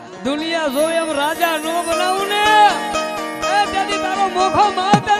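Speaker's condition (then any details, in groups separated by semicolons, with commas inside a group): No condition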